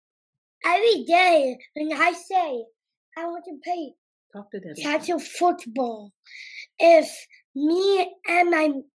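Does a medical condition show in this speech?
Yes: Down syndrome; congenital, diagnosed before birth, heart defect also found before birth, about ten years old; third grade, pulled out of class for math and reading; short answers, often prompted by mother, 'annoying' misheard as 'important'.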